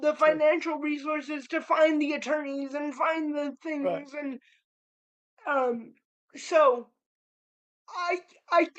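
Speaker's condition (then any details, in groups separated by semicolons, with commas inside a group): Cerebral palsy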